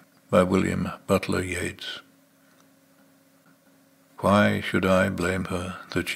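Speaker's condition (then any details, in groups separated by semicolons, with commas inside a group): No condition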